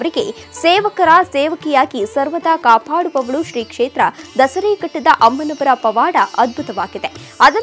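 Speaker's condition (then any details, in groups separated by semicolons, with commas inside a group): No condition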